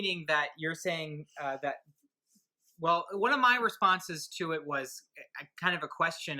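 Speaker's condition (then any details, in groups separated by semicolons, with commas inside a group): No condition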